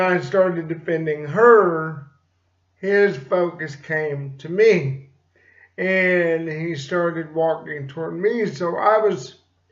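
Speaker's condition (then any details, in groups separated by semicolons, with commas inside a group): Cerebral palsy; slight speech impediment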